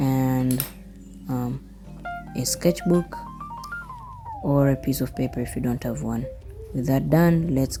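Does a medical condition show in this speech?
No.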